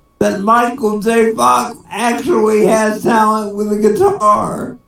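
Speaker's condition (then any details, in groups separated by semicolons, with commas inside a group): Cerebral palsy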